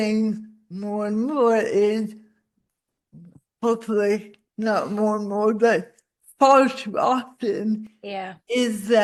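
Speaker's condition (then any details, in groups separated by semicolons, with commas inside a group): Cerebral palsy; spasticity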